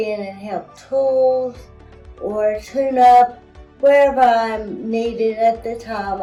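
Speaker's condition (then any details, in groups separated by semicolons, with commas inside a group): Cerebral palsy; present since birth, resuscitated at birth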